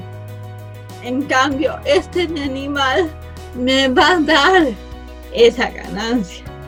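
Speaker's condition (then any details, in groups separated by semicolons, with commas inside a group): Cerebral palsy from birth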